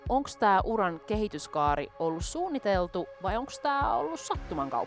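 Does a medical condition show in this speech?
No.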